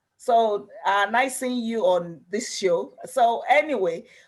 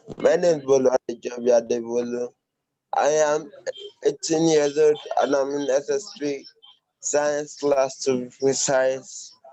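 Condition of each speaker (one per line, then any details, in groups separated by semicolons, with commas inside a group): No condition
Cerebral palsy; present since birth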